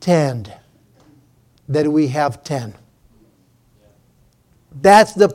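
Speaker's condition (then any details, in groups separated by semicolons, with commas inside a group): No condition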